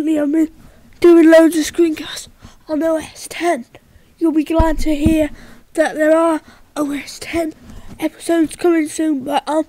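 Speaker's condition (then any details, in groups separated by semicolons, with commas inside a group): Cerebral palsy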